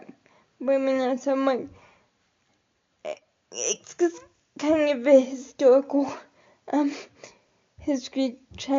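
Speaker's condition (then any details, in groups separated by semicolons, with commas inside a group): Cerebral palsy; quadriplegic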